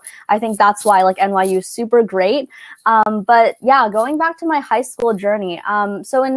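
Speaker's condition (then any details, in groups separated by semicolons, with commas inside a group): No condition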